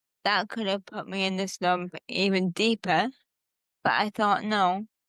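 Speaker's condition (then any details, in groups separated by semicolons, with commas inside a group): Cerebral palsy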